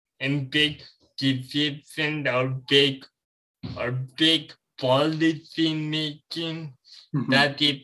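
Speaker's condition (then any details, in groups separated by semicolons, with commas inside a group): Cerebral palsy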